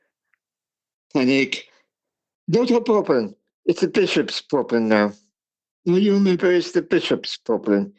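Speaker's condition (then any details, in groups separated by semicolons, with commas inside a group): Cerebral palsy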